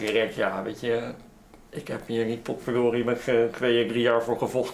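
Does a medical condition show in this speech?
Yes: cleft lip; cleft audible in way of speaking.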